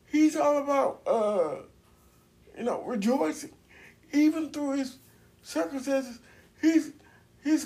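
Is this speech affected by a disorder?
Yes: cerebral palsy; uses wheelchair, age 42.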